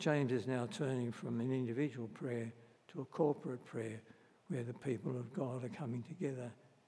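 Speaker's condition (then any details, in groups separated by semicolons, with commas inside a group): Parkinson's disease; voice may crack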